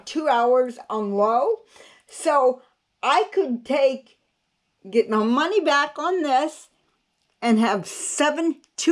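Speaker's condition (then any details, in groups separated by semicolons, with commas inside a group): Cerebral palsy; cannot walk, crawls to get around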